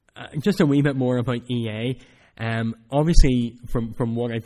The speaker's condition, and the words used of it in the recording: Cleft palate. I have a cleft palate, which means my speech is not that clear at times.